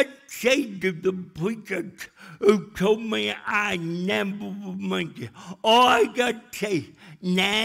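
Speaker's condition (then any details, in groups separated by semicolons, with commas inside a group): Cerebral palsy; speech still affected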